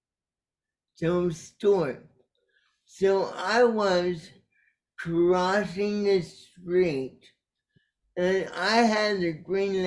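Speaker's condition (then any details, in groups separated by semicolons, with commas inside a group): Cerebral palsy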